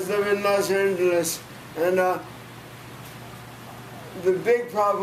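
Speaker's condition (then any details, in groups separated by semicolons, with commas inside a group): Severe brain injury; walked on parallel bars months after injury, occupational and physical therapy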